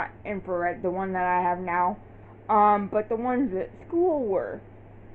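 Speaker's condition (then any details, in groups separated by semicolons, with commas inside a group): Cerebral palsy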